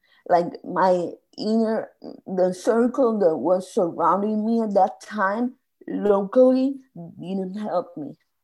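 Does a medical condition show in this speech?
Yes: spasmodic dysphonia; voice regained 6 months ago after speech therapy, meditation and yoga, diagnosed 6 months ago.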